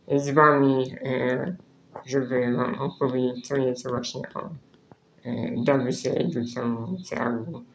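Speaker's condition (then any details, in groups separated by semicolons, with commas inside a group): Spinal muscular atrophy; nervous system disease preventing muscle building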